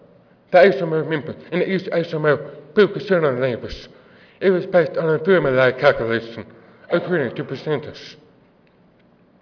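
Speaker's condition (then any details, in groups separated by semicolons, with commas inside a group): Deafness; deaf accent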